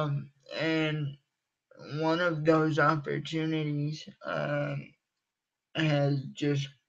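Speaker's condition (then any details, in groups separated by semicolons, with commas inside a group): Cerebral palsy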